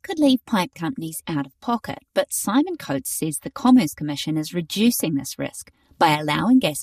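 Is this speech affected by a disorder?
No.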